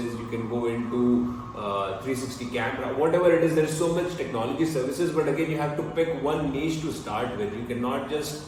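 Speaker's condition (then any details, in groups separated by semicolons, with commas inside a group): No condition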